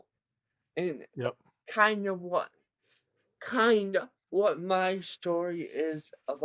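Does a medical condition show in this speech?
Yes: cerebral palsy; present from birth, severe.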